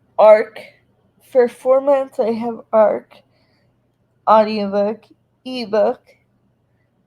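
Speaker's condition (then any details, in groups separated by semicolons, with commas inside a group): Cerebral palsy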